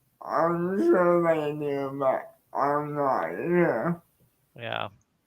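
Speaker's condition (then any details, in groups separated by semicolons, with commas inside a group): Cerebral palsy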